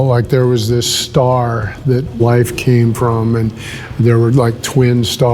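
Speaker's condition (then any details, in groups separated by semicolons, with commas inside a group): No condition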